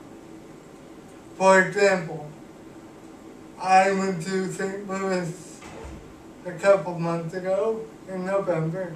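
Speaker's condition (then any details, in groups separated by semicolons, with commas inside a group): Cerebral palsy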